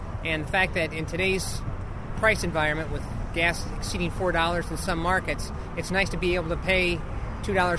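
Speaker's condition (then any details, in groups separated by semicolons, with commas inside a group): No condition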